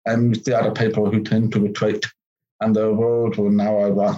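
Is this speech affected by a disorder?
Yes: profound deafness; congenital, born deaf.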